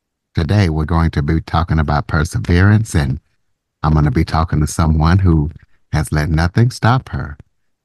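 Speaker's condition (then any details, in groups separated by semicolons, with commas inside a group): No condition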